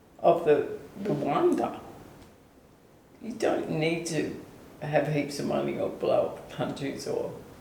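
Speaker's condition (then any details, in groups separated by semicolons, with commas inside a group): ALS/MND; onset foot drop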